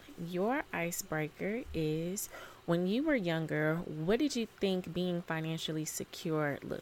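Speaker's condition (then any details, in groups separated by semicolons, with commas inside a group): No condition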